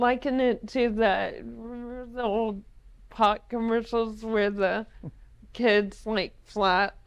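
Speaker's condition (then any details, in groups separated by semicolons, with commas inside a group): ALS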